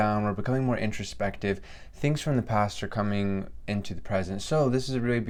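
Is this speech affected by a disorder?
No.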